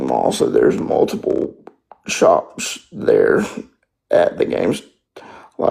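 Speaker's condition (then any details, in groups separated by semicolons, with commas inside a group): Spastic quadriplegic cerebral palsy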